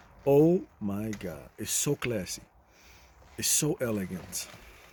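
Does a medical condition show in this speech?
No.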